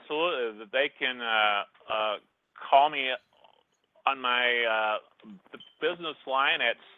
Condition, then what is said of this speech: Stuttering. It was kind of interesting, because I thought when I first started this, I thought, well, I actually stutter, so I thought, wow.